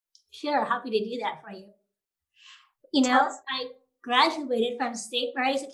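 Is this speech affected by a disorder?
Yes: Down syndrome.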